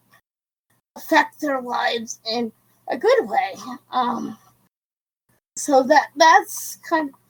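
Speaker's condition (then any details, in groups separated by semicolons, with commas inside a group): Cerebral palsy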